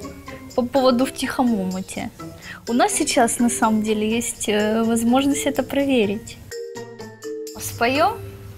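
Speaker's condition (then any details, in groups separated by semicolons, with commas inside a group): No condition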